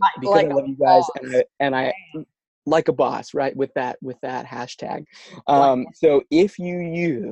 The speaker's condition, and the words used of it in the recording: Stuttering. When we hear the symptoms of stuttering, as you hear in my own speech, as we talk now.